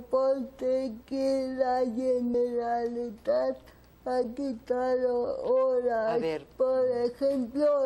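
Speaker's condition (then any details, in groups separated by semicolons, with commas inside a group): Cerebral palsy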